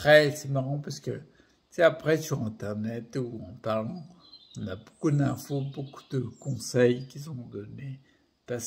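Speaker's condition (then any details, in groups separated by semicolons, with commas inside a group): Primary progressive multiple sclerosis; poor elocution, worse over last fifteen days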